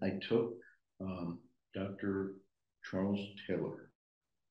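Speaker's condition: Aphasia after stroke; severe stroke during procedure, voice lessons

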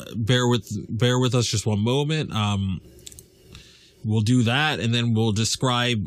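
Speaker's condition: No condition

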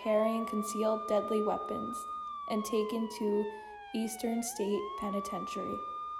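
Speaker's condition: No condition

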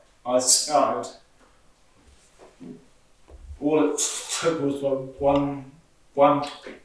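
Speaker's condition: Stutter; stammer present since school years; difficulty saying things at work raising safety concerns, speech reportedly different when drunk; repeated words, blocks

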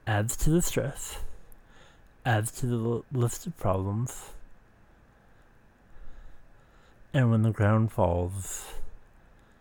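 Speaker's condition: Speech impediment

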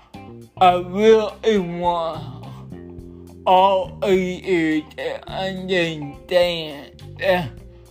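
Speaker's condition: Cerebral palsy

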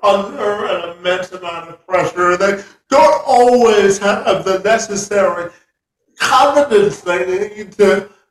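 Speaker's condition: Spastic quadriplegic cerebral palsy; from birth

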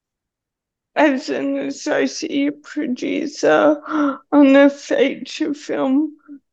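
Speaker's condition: Cerebral palsy; needs hand to hold on steep stairs

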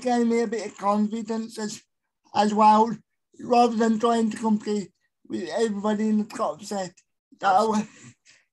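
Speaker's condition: Spastic quadriplegic cerebral palsy; unable to walk; told would never verbally communicate, later began speaking

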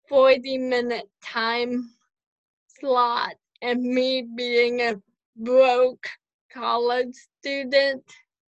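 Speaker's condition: Cerebral palsy, spastic quadriplegic, mild

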